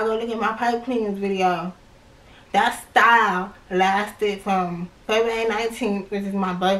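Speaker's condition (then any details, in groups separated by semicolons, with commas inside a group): Cerebral palsy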